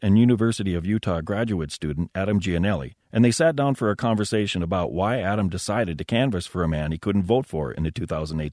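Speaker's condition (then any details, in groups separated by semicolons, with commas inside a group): No condition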